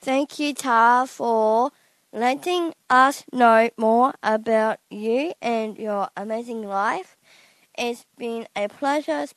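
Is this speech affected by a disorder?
Yes: Down syndrome; congenital, present from birth.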